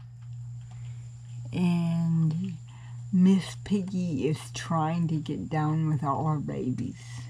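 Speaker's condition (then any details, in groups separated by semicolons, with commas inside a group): Cerebral palsy; cannot walk, crawls to get around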